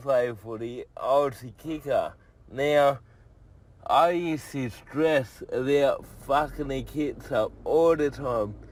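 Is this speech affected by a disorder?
Yes: cerebral palsy; from birth, tight muscles.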